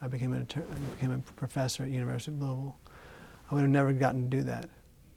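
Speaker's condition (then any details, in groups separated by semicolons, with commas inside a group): Parkinson's disease; some speech issues, ice water harms vocal cords, drinks warm water, speech therapy judged unnecessary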